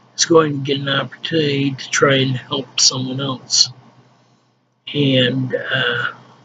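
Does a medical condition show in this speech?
Yes: ataxia.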